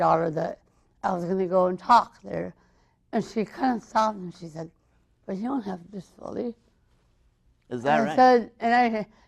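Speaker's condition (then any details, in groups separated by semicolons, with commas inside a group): Cerebral palsy, mild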